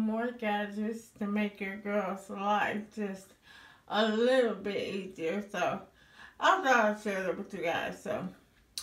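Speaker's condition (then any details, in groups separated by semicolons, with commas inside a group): ALS; affects hands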